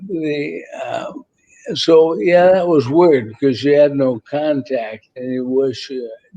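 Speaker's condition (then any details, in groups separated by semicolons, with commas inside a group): ALS; voice tires, needs rest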